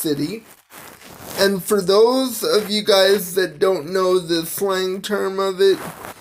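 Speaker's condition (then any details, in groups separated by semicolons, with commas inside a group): Cerebral palsy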